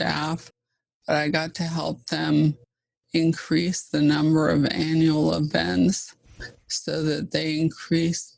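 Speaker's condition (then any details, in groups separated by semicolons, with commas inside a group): ALS (Lou Gehrig's disease); voice wonky, full voice earlier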